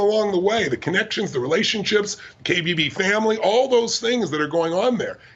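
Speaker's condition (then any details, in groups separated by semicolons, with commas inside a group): No condition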